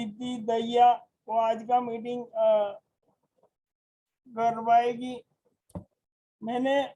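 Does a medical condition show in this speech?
Yes: motor neurone disease; voice strong and loud.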